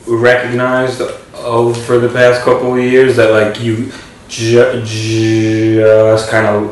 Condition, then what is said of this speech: Stuttering. I mean, you walked up 4 flights of stairs, I heard you both stutter the whole time, both of you.